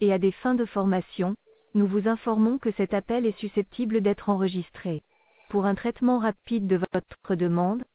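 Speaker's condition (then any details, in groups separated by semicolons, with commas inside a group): No condition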